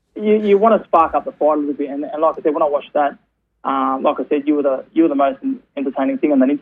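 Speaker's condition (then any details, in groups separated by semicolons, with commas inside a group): No condition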